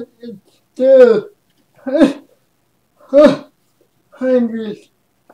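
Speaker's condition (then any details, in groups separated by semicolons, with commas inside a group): Cerebral palsy; speech affected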